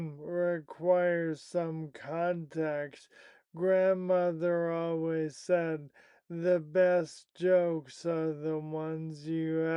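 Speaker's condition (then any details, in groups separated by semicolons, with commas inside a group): Primary lateral sclerosis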